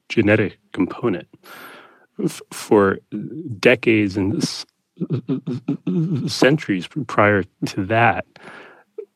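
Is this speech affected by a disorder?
Yes: stutter; since childhood, persisting into adulthood; halting speech heard in interview; repetitions, long painful blocks on first part of words, trouble breathing during blocks, urge to avoid talking; here prolonged sounds, blocks.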